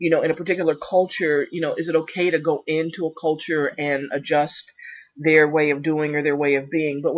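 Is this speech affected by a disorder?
No.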